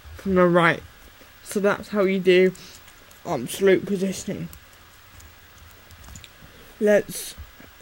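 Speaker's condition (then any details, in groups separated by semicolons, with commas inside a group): Cerebral palsy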